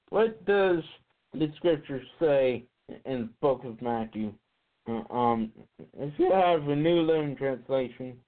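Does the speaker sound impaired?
Yes: cerebral palsy; visible to casting agents.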